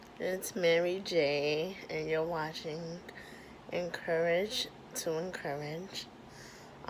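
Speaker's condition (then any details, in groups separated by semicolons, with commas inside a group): Cerebral palsy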